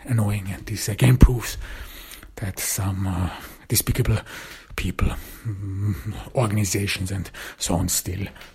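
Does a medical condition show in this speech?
Yes: stuttering; cause unknown, only one in family who stutters, german mother tongue, born in austria; speaking improved through regular podcasting, self-perceived; stutters less the more speaking is done; here prolonged sounds.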